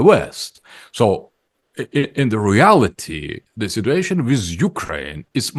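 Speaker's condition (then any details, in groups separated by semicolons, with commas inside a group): No condition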